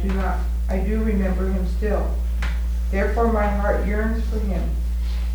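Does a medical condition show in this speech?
No.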